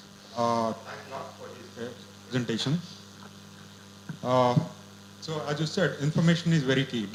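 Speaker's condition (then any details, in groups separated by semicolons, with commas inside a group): No condition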